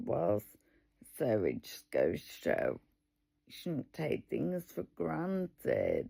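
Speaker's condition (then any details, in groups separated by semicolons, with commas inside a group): Multiple sclerosis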